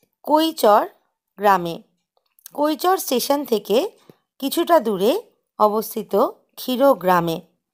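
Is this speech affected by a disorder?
No.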